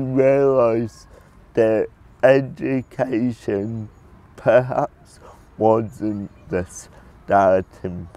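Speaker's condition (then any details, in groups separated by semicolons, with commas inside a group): Cerebral palsy; predicted never to talk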